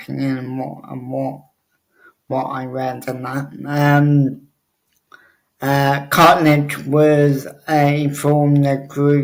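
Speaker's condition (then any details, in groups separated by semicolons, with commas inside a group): Cerebral palsy; wheelchair user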